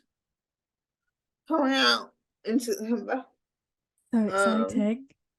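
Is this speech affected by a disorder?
Yes: cerebral palsy; speech impediment.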